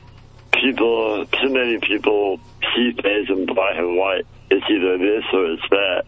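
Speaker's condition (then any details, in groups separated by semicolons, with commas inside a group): Muscular dystrophy; childhood onset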